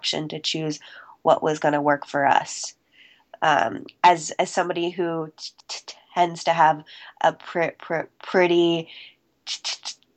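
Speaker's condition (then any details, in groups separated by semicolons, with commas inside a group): Stuttering; covert since childhood, immediate onset soon after starting to talk, school therapy from kindergarten, private therapist; recovering covert, still stutters, American Institute for Stuttering 3-week intensive program, fluency shaping techniques; formerly word switching and avoiding, held back stutters, pushed words out, appeared out of breath; repeated sounds, blocks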